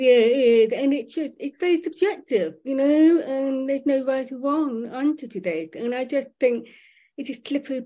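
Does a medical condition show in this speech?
Yes: profoundly deaf, born profoundly deaf; profound deafness from birth, lip reading main communication, some British Sign Language (BSL), not fluent; relies on lip reading, needs people facing and speaking normally, no over-enunciating or shouting.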